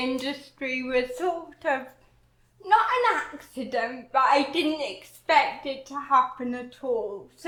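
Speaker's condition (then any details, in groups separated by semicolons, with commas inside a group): Cerebral palsy; talks differently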